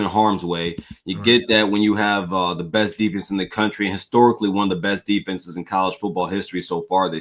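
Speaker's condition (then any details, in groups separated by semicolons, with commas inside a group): No condition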